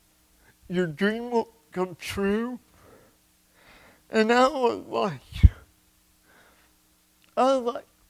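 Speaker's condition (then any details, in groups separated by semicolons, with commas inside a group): Cerebral palsy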